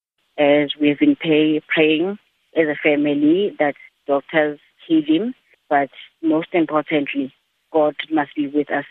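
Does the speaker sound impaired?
No.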